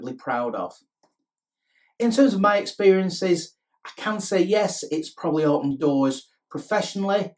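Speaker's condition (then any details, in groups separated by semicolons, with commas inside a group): No condition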